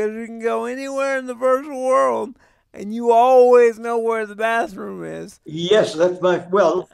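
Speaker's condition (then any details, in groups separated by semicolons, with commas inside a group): Cerebral palsy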